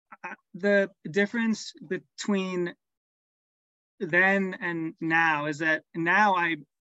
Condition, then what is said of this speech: Stuttering. Now I know I'm gonna stutter. I'm not afraid of it. I know that I'm going to.